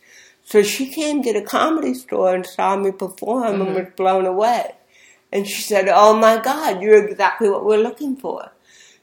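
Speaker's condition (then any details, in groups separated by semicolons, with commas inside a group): Cerebral palsy; speech therapy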